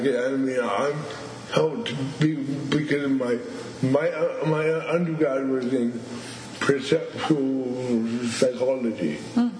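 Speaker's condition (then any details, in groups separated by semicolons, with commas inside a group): Stuttering; stuttering since at least teenage years, also cerebral palsy, which compounds things; has had long disfluent moments on own name; repeated sounds, repeated words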